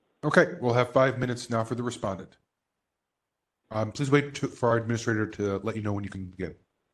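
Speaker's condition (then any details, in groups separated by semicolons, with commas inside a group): No condition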